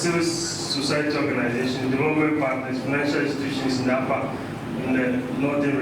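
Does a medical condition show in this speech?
No.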